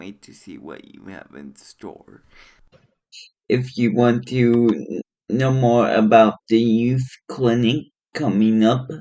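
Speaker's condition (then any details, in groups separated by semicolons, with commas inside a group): Cerebral palsy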